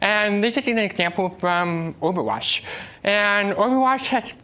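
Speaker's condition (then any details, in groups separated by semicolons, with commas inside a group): Deafness; uses American Sign Language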